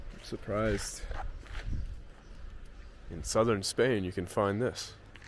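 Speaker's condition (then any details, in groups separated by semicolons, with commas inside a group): No condition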